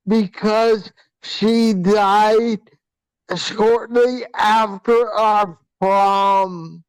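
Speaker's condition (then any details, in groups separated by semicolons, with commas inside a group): Hydrocephalus with shunt failure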